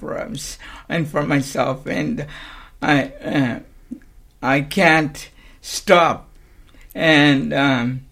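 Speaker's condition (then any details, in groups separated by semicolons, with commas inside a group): Cerebral palsy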